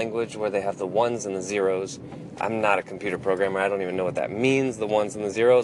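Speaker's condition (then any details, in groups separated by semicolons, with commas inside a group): No condition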